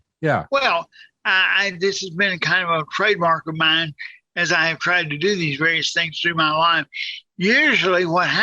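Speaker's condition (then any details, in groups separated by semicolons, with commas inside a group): Cerebral palsy, severe; communicates well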